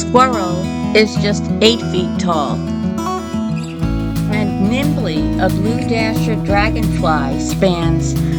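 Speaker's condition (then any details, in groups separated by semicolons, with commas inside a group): No condition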